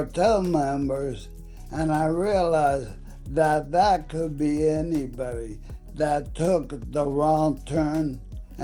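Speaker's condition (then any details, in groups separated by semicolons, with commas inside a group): ALS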